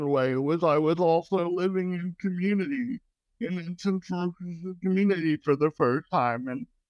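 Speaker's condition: Cerebral palsy

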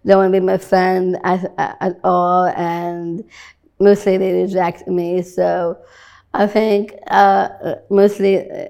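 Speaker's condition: Down syndrome

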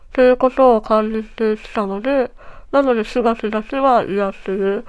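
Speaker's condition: Treacher Collins syndrome, cleft palate; incompletely formed ears

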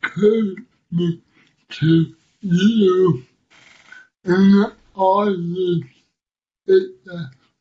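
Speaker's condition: Cerebral palsy; intellect unaffected

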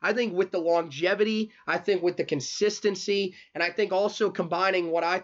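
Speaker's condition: No condition

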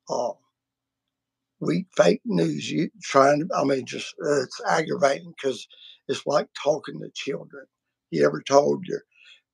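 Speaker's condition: Vocal cord surgery; including laser treatment

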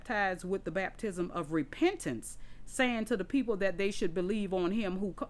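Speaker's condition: No condition

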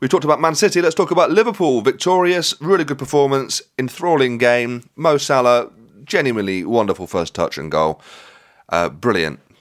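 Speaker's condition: No condition

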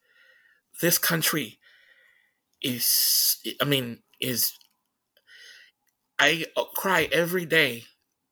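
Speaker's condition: Stutter; blocks

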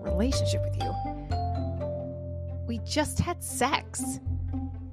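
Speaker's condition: No condition

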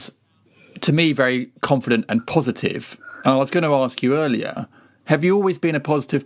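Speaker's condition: No condition

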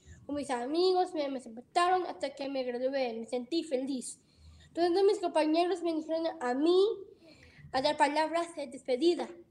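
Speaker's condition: Down syndrome; present from birth, heart surgery

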